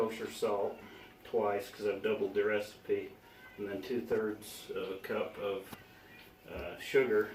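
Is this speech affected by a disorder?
No.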